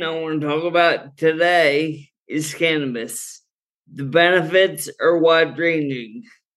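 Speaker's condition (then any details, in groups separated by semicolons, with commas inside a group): Friedreich's ataxia; cannabis for symptoms, neuropathic pain, muscle relaxing, sleep, ataxia worse when not well rested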